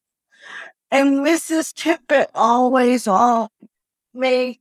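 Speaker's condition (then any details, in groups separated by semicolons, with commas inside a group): Cerebral palsy; born premature at about 3 pounds, wheelchair user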